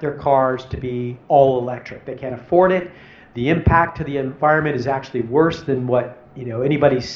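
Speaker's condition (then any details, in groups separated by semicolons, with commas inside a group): No condition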